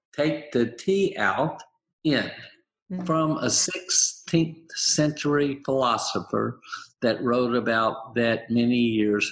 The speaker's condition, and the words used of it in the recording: Aphasia. I have aphasia. I have motor apraxia. I have dysarthria.